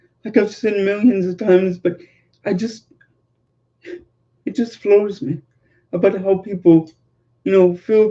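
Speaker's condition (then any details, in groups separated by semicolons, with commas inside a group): Cerebral palsy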